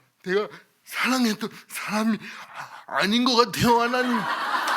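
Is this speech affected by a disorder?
Yes: cerebral palsy.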